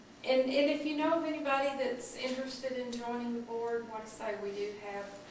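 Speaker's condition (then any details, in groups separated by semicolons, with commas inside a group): No condition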